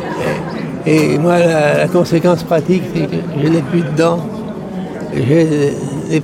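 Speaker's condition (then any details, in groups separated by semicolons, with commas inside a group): Parkinson's disease; pesticide exposure over 27 years at Coralis Cooperative, skin and inhalation, weakened bones, pronounced stooped posture; no teeth left due to bone weakening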